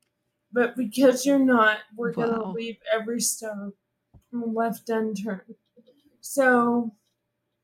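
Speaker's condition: ALS; young-onset ALS

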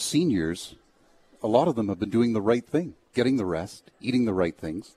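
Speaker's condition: No condition

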